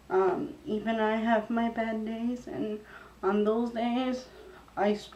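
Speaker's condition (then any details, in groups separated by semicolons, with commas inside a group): Cerebral palsy; wheelchair user, past surgeries; wheelchair, therapy and rehab over years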